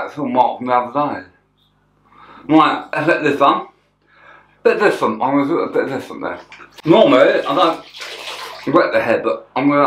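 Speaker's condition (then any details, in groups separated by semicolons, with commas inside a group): Tongue cancer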